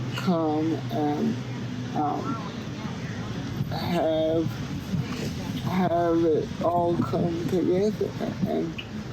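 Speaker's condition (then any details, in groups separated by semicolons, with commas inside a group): Cerebral palsy; cannot walk unaided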